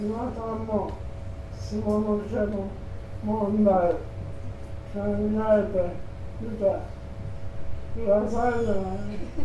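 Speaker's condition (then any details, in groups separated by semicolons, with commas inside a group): ALS; uses ventilator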